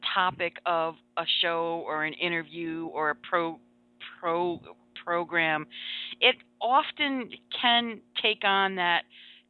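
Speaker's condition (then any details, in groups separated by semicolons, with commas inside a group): Stuttering; rarely stutters on own name; audible stutters during recording, including a block; repeated sounds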